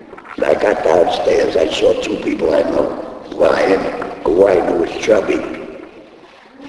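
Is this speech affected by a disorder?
Yes: laryngectomy; voice box removed by operation, device placed in throat, voice first lost at racetrack; speaks using device in throat, needs thumb to talk.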